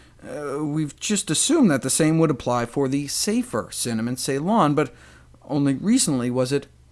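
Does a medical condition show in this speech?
No.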